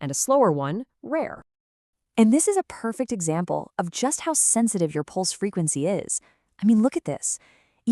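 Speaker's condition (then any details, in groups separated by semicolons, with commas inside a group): No condition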